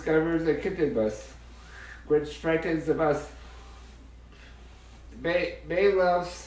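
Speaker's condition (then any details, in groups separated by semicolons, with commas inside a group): Duchenne muscular dystrophy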